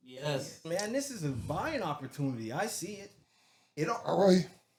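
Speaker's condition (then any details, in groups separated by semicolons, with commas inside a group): No condition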